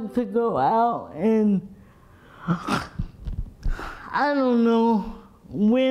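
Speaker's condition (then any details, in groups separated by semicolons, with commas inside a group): Cerebral palsy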